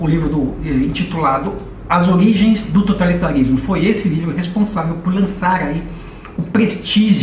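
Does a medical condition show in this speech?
No.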